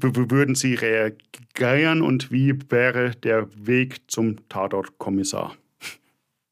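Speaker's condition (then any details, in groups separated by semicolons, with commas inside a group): Stuttering; stuttering for nearly 28 years, individual symptom pattern; frequent word and phrase repetitions, repeated filler sounds; varies in strength from day to day, fluency of one day gone the next; prolonged sounds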